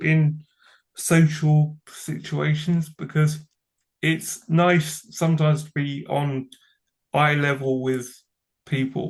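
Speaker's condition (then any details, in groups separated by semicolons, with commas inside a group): Cerebral palsy; from birth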